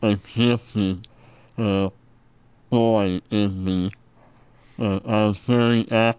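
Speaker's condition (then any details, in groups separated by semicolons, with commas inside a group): Treacher Collins syndrome; congenital genetic, no ears or ear canals, no eye sockets or cheekbones, jaw deformities, cleft palate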